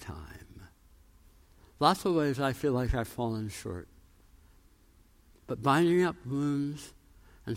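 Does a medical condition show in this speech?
Yes: tongue cancer, jaw reconstruction, osteonecrosis of jaw after radiation; radiation-treated tongue cancer, titanium implants.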